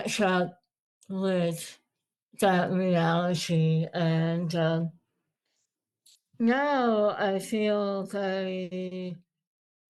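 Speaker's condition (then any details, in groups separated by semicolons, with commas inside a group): Moebius syndrome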